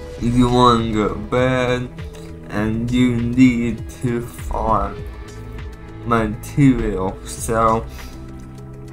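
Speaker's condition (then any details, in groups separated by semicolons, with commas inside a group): Cerebral palsy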